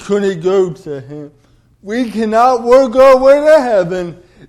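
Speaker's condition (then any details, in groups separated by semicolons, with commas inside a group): Cerebral palsy; delayed development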